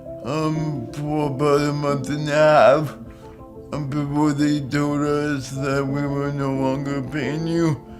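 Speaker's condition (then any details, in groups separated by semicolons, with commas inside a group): Cerebral palsy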